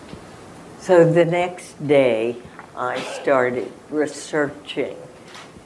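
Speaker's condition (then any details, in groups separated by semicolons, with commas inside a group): Spasmodic dysphonia; ALS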